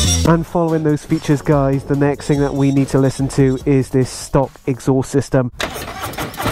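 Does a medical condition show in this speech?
No.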